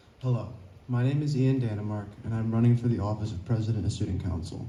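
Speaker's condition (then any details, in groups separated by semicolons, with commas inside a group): No condition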